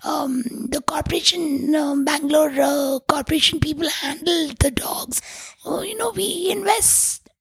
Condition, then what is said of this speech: Tracheostomy. See, we don't even realize we are holding our breath to produce audibility.